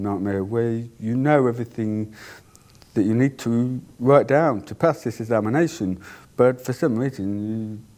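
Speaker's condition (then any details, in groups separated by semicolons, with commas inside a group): Deafness; cannot hear own voice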